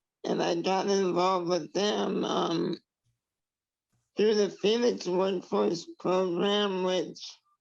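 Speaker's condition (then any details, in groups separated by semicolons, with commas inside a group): Traumatic brain injury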